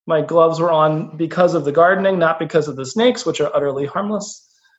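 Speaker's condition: No condition

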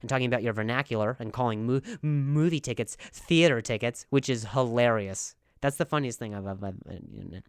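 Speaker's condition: Speech impediment (stutter); voice quality not good, recently back in health; repetitions of words, phrases and syllables, part-word breaks; repeated sounds, prolonged sounds

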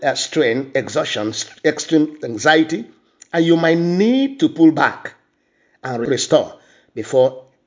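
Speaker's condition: No condition

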